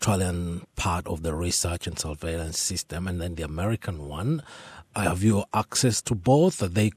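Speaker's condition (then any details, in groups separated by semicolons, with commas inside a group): No condition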